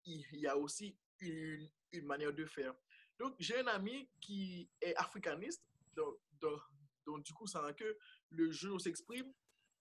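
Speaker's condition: Stuttering; father also stuttered, realized own stutter gradually over time, remarks about elocution from others; stuttering during interview; whole-word repetitions, comme, stuttered moments left uncut in videos; repeated sounds

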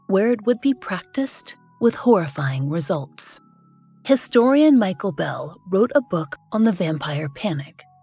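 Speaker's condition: No condition

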